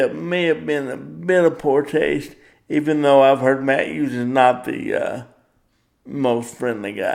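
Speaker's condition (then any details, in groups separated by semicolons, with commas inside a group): Cerebral palsy; power wheelchair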